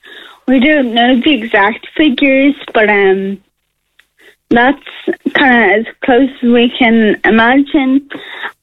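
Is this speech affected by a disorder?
Yes: Friedreich's ataxia; progressive neuromuscular disease, nerve damage, muscle weakness, mobility loss; awaiting HSE reimbursement decision on Skyclarys, a drug slowing progression.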